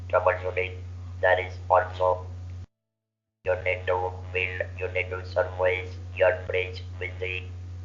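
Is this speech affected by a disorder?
Yes: laryngeal cancer surgery.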